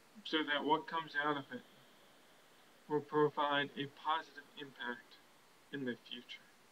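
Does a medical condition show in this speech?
Yes: ALS; six years since first symptoms.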